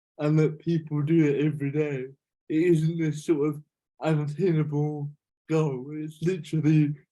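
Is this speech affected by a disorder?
Yes: cerebral palsy.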